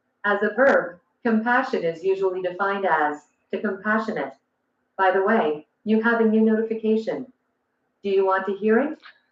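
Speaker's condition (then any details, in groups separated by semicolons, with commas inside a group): No condition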